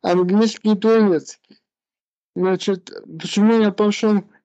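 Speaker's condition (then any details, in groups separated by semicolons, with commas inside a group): Cerebral palsy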